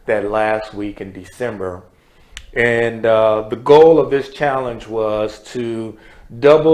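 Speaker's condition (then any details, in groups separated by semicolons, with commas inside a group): No condition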